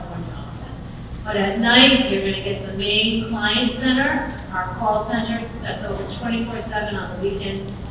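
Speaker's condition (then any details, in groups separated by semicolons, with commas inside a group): No condition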